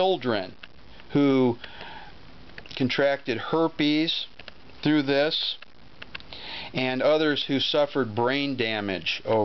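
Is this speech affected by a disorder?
No.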